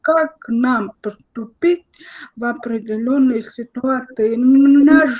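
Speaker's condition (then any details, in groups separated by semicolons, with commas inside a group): Cerebral palsy, spastic diplegia; more or less stable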